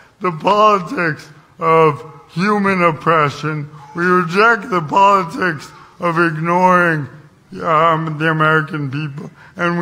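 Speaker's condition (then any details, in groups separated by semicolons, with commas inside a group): ALS; described as fatal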